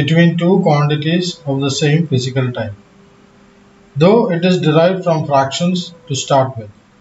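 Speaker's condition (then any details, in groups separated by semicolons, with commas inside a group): No condition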